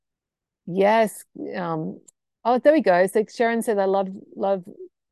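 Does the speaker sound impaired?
No.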